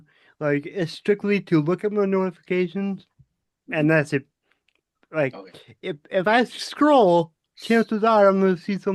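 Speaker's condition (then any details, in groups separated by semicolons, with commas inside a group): Cerebral palsy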